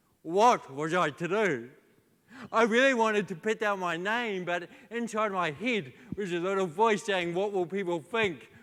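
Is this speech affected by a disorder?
Yes: cerebral palsy; limbs a little shaky.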